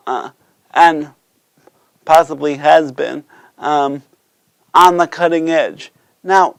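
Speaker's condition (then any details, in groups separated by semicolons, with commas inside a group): Cerebral palsy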